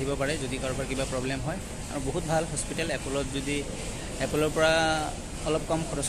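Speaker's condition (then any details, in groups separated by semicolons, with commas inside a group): No condition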